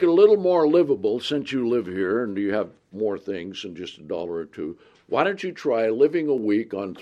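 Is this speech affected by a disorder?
No.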